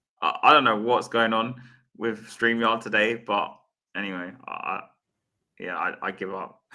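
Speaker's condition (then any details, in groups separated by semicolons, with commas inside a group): No condition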